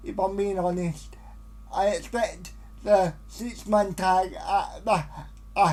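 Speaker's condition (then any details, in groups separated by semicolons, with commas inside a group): Cerebral palsy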